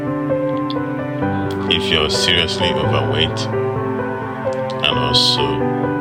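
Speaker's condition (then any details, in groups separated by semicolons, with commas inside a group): No condition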